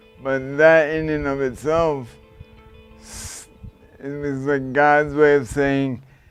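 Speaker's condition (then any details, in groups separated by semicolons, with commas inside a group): Traumatic brain injury; head impact despite helmet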